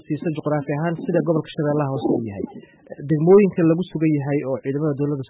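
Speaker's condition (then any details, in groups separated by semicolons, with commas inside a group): No condition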